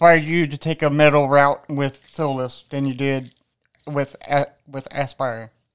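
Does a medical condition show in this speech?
Yes: cerebral palsy.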